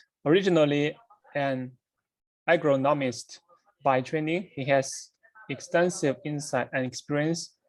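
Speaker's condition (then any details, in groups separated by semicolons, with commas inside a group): No condition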